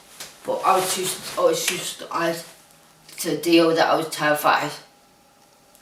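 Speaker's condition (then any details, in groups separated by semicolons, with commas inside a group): Huntington's disease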